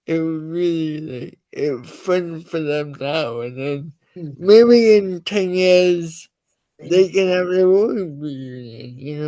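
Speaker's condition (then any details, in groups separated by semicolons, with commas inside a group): Cerebral palsy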